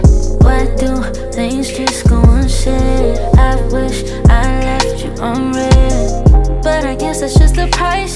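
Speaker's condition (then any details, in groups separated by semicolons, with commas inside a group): No condition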